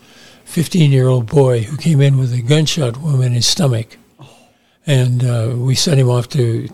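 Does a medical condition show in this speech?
Yes: Parkinson's disease; early loss of smell, weak shoulder, little tremor, slightly unstable on feet, subdued gestures and movements.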